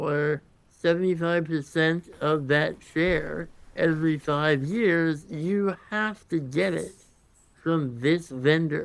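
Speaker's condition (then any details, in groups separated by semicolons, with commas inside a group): Congenital muscular dystrophy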